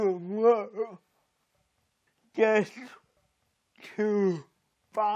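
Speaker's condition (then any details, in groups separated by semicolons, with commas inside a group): Cerebral palsy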